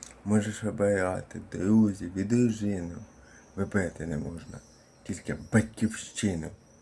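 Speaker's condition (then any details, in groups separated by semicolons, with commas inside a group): Cerebral palsy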